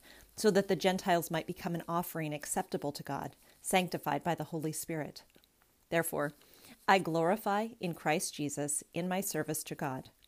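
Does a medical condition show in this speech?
No.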